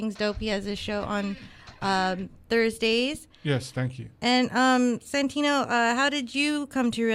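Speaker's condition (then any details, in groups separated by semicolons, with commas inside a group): No condition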